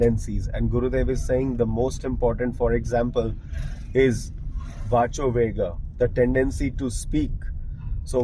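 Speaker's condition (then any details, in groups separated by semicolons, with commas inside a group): No condition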